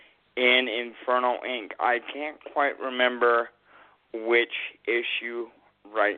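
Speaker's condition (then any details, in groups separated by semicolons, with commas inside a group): Cerebral palsy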